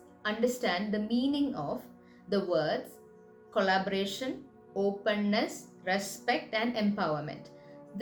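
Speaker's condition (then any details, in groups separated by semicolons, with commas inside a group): No condition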